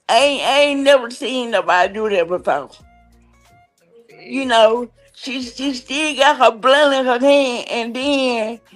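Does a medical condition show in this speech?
Yes: cerebral palsy; recognized around age 3 or 4.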